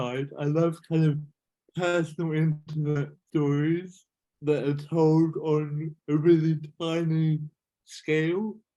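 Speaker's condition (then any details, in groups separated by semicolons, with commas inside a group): Cerebral palsy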